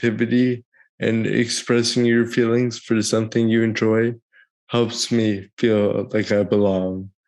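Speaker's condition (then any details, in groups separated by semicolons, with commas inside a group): Cerebral palsy; present from birth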